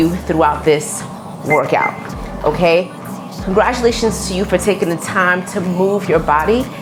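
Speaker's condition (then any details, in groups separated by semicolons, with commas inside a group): No condition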